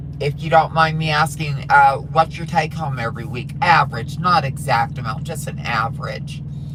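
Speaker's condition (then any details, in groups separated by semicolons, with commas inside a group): No condition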